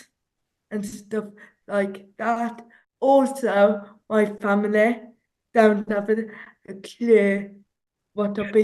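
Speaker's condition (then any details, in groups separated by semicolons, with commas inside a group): Cerebral palsy; since childhood; some speech delay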